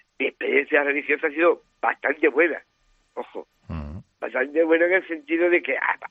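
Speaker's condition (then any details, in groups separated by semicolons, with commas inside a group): Down syndrome; trisomy 21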